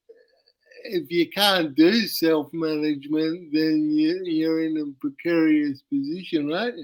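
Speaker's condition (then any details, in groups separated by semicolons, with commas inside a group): Cerebral palsy; uses wheelchair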